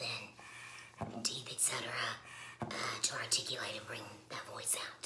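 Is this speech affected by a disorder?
Yes: laryngectomy; air through puncture vibrates throat, electrolarynx difficult.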